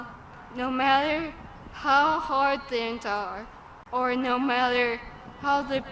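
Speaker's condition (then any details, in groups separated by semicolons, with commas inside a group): Cerebellar ataxia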